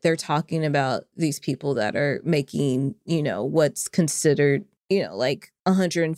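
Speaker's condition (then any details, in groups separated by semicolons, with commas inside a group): No condition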